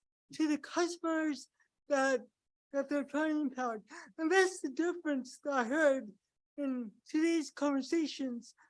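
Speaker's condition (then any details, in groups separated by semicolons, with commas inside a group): Cerebral palsy; from birth, affects movement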